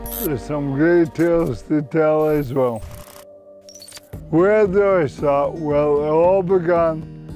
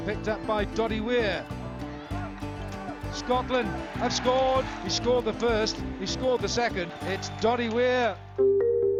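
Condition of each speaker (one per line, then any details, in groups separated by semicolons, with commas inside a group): Motor neurone disease; terminal, whole body affected, muscle wastage
No condition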